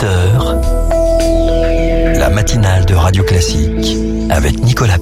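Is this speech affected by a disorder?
No.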